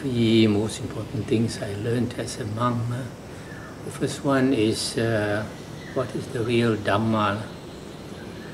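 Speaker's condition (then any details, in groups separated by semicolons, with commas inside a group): No condition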